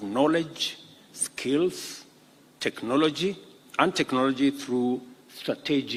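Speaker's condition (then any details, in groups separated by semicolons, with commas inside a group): No condition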